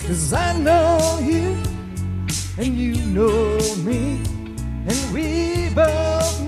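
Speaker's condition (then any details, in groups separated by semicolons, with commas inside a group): No condition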